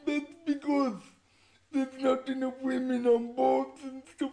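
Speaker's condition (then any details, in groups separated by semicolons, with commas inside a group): Cerebral palsy; voice described as unusual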